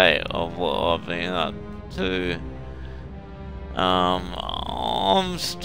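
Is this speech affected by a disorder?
Yes: cerebral palsy.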